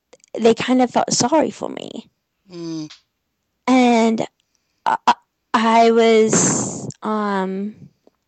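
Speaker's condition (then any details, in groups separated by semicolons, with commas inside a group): Stuttering; onset age 3 to 4, during therapy for other speech impediments, therapist suspected that therapy caused it; speech therapy through grade school, middle school, part of freshman year of high school; blocked on nearly every word when job began, now pretty fluent on phone, sometimes cannot get words out; blocks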